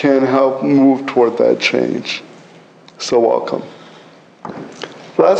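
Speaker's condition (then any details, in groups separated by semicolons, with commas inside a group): Cerebral palsy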